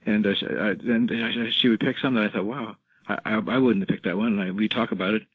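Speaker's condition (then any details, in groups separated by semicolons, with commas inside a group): Parkinson's disease, rigidity-predominant, no tremor; confirmed by drug response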